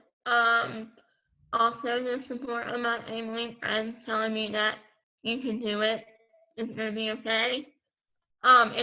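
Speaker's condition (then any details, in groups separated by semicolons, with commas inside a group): Pompe disease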